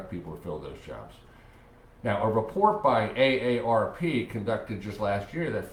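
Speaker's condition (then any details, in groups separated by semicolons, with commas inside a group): No condition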